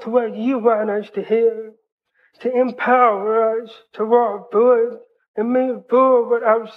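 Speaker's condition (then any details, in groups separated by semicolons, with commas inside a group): Hearing loss, cochlear implant; college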